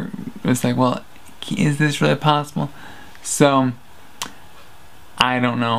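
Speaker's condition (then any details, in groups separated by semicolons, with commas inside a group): Traumatic brain injury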